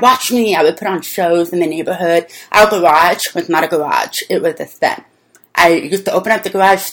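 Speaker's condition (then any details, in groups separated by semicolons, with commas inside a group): Deafness; deaf since childhood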